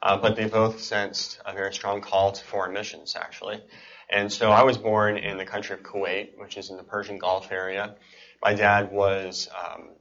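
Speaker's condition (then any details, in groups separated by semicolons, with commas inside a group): Cleft palate and cleft lip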